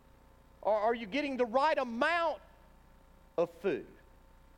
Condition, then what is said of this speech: No condition.